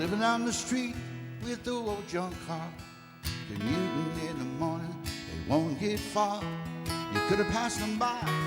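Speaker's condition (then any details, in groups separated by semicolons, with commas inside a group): No condition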